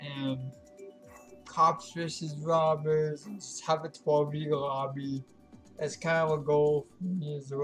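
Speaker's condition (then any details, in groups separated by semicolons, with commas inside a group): Cerebral palsy; affects legs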